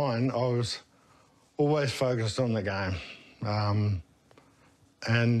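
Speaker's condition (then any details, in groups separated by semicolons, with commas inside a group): Motor neurone disease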